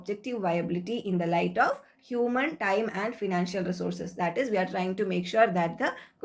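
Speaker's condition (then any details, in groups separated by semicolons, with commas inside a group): No condition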